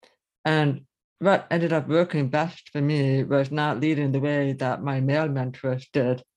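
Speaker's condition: Severe to profound hearing loss, early-onset; cochlear implant user; severe to profound loss from early age

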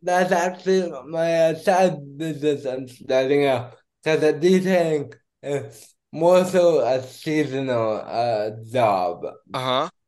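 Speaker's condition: Cerebral palsy; diagnosed at two months old

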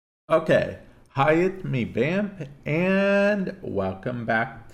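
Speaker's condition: Cerebral palsy; affects speech to an extent

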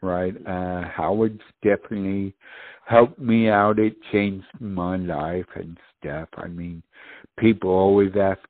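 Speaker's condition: Speech impediment; uncoordinated movement

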